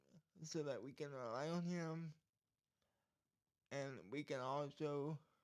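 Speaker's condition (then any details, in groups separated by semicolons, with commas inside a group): Cerebral palsy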